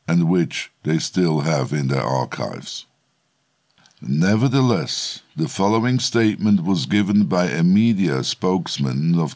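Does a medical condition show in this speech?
No.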